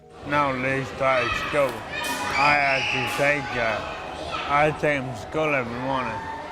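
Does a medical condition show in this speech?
Yes: motor neurone disease; speech effortful, slightly slurred, uses synthetic voice.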